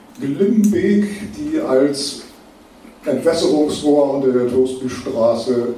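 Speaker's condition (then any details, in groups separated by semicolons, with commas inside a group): No condition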